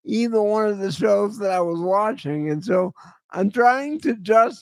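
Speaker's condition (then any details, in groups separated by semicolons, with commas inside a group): Cerebral palsy; voice always shot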